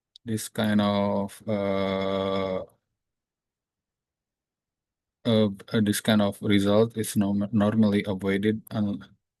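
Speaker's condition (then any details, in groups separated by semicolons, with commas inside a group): No condition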